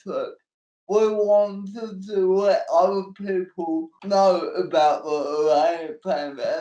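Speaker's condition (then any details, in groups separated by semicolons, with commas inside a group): Cerebral palsy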